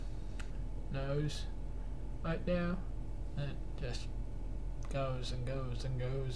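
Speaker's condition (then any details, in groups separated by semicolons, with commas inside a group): Cerebral palsy; cannot stand beyond 10 minutes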